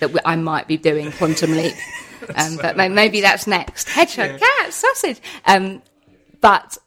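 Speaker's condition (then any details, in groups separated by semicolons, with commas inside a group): Tourette's syndrome; frequent vocal tics interrupting speech, hedgehog, sausage, cats, occasional longer phrase tics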